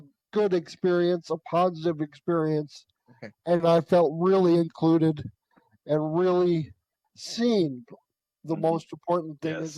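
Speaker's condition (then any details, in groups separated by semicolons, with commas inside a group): Cerebral palsy; uses wheelchair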